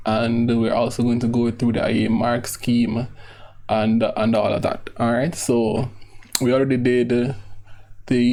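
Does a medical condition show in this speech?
No.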